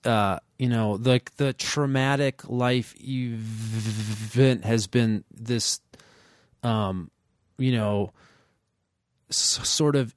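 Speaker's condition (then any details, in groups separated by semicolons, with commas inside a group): Stuttering; past therapy with fluency training, avoidance reduction, same therapy as Roisin; tightening during blocks, struggle in technical talk, can modify stutter; repeated sounds, prolonged sounds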